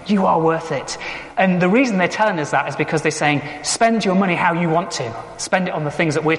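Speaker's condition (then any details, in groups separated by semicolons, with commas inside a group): No condition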